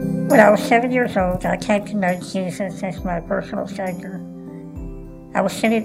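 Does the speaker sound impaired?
Yes: cleft lip and palate, Goldenhar syndrome; congenital, Dogen-Harris syndrome, born without right ear, lung, thumb, missing right jawbone, asymmetrical face; breathing tube after scoliosis surgery age 11, unable to talk then.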